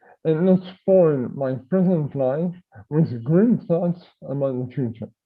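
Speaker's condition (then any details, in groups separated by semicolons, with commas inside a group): Myotonic dystrophy; type 1, adult onset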